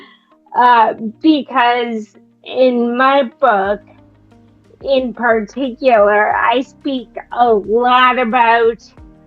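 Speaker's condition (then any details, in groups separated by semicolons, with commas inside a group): Friedreich's ataxia; Friedreich's ataxia, progressive, affects motor skills; diagnosed at 17; speech affected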